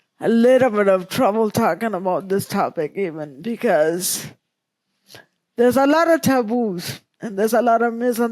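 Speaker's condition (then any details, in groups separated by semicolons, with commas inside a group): Cerebral palsy; present from birth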